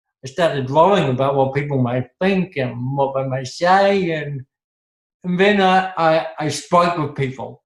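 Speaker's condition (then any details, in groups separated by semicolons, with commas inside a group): Cerebral palsy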